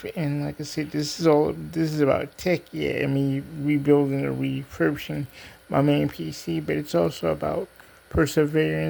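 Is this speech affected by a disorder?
Yes: cerebral palsy; diplegia.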